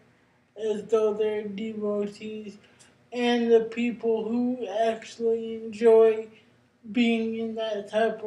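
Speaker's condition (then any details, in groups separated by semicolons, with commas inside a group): Cerebral palsy; brain injury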